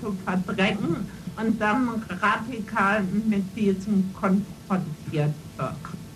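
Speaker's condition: Cerebral palsy; congenital cerebral movement disorder, spasticity and ataxia predominant, brain damage since birth; disability possibly audible in speech

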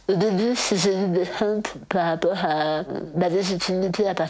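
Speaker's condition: Total glossectomy; eats everything perfectly again

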